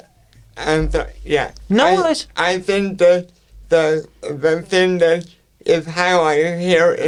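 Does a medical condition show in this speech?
Yes: cerebral palsy; speech affected to an extent.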